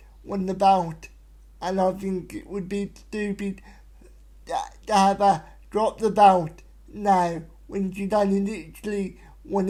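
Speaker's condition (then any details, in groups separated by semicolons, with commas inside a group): Cerebral palsy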